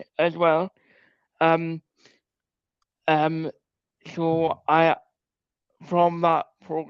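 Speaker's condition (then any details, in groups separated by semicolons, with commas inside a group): Cerebral palsy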